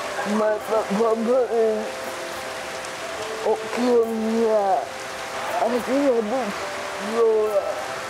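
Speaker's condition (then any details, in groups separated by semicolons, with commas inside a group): Cerebral palsy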